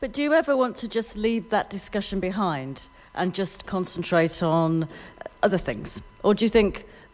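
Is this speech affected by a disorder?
No.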